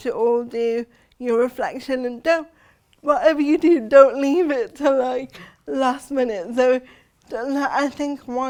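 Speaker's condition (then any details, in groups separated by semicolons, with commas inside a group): Cerebral palsy; since birth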